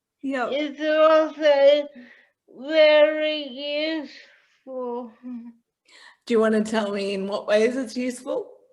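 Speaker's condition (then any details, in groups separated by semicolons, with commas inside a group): Cerebral palsy; powerchair user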